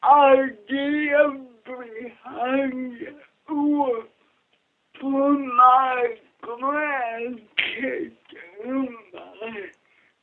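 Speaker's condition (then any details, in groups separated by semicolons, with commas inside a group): Cerebral palsy; from birth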